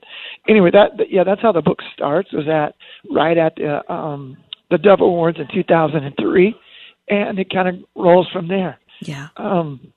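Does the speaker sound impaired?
Yes: spasmodic dysphonia; lost singing voice after almost 20 years, prednisone steroid shots gave 6-8 weeks relief until ineffective; scratchy voice even on phone, not improved, slightly worse, mostly stable; muscle spasms break voice apart when speaking loudly or projecting, lost voice control.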